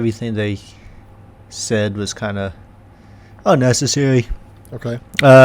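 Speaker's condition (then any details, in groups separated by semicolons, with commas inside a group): No condition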